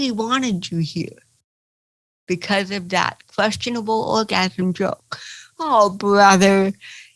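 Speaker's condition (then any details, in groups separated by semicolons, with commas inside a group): Cerebral palsy; from birth, titanium neck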